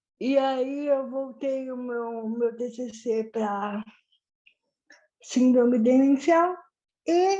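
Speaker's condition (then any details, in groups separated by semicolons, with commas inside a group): Cerebral palsy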